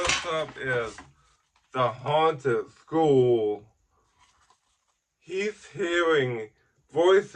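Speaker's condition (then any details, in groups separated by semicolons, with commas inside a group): Ataxic cerebral palsy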